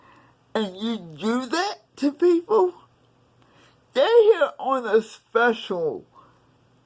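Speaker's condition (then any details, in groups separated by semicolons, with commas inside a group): Cerebral palsy; several unnoticed strokes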